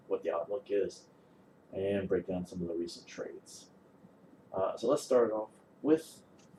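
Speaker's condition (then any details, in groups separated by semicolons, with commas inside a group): No condition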